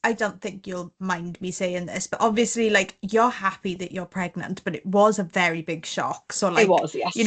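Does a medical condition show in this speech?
No.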